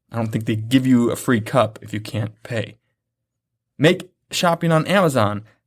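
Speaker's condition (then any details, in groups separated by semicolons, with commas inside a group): No condition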